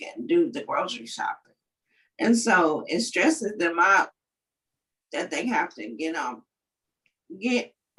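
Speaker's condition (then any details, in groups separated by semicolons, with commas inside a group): Cerebral palsy; uses wheelchair or mobility device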